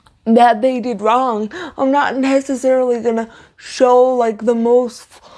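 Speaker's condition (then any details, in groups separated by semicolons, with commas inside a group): Cerebral palsy, severe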